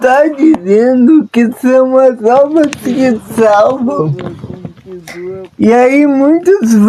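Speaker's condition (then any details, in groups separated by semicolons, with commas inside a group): Paralysis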